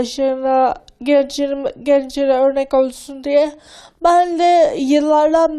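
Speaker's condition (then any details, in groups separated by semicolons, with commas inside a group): Cerebral palsy; speech difficulty from muscle tightness, improved by reading aloud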